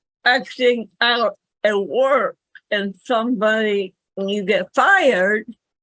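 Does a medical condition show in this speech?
Yes: cerebral palsy; speaks better than types.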